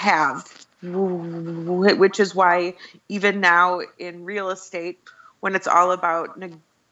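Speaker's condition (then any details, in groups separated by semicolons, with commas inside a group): Stuttering; covert stuttering until about age 30, intensive program at American Institute for Stuttering in New York; 33 years old, mostly open about stuttering, sometimes still slips back into covert stage; stutters openly, including when introducing self, stutters on daughter's name Violet; prolonged sounds, blocks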